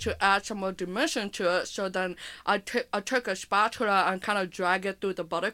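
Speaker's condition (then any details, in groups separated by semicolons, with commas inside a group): Hearing impairment with speech impairment; attended deaf camp in childhood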